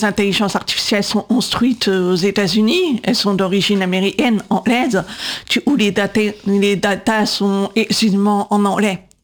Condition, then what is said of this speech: Deafness. Du coup j'ai fait de l'orthophonie pendant 20 ans pour apprendre à parler, à maîtriser ma voix, à entendre,